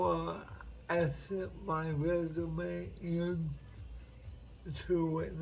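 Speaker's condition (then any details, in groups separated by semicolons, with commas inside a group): Cerebral palsy; uses wheelchair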